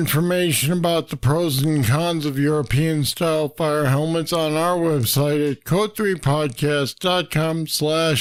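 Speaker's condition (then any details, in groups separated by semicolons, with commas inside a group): Parkinson's disease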